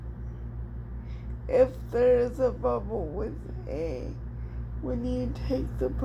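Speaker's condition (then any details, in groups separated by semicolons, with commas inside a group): Cerebral palsy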